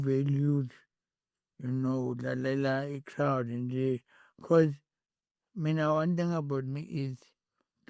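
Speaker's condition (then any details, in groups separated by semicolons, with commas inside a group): Cerebral palsy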